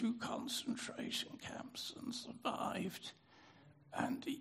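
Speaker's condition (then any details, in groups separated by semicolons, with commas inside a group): Spasmodic dysphonia; catch in voice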